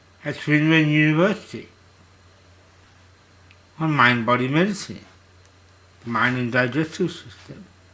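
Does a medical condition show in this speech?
Yes: slurred speech from poisoning.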